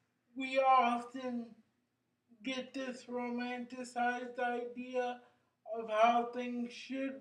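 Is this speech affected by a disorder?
Yes: cerebral palsy; brain injury.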